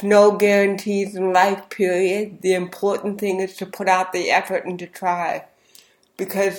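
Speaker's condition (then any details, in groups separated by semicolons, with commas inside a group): Cerebral palsy; speech therapy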